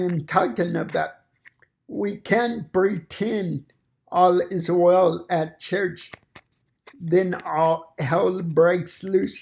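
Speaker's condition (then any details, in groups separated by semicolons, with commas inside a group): Cerebral palsy; fine motor impairment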